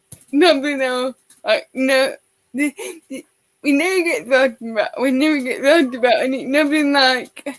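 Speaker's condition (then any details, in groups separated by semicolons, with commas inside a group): Cerebral palsy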